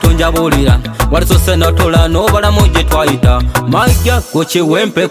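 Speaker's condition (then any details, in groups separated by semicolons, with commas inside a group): No condition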